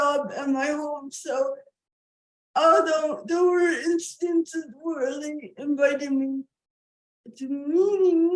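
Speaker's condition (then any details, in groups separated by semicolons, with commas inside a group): Cerebral palsy; wheelchair user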